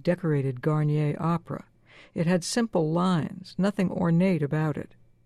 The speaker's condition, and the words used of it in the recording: No condition.